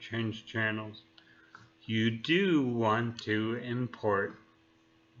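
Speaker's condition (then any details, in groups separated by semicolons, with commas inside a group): Neurological disease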